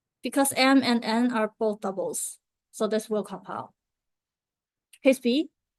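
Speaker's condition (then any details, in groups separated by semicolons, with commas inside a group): No condition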